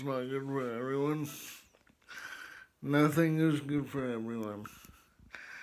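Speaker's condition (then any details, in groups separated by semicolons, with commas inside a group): Cerebral palsy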